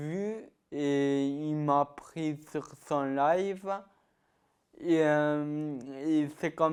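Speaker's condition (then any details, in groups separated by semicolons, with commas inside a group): Ataxia-telangiectasia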